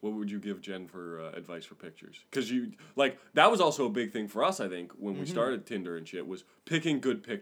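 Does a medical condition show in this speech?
No.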